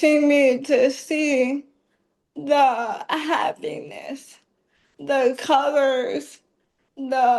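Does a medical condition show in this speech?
Yes: ALS.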